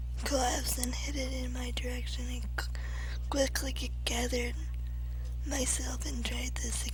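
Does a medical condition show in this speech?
Yes: cerebral palsy.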